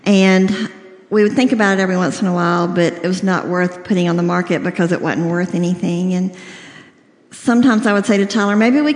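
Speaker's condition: Cleft lip and palate, severe

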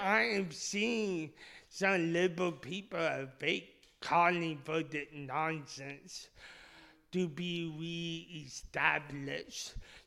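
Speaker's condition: Speech impediment; initially misdiagnosed

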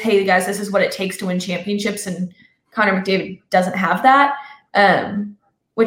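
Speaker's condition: No condition

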